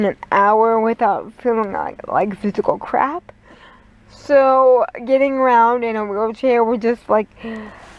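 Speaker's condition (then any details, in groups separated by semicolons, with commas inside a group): Cerebral palsy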